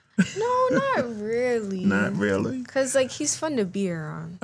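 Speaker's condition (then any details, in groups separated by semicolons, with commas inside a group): No condition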